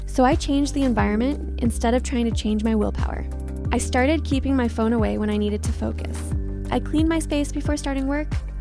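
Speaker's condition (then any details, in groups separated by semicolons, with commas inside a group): No condition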